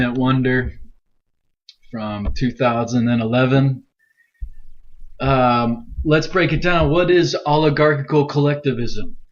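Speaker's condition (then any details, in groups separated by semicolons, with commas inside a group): No condition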